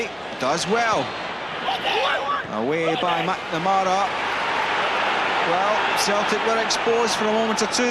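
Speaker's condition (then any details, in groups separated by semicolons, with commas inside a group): No condition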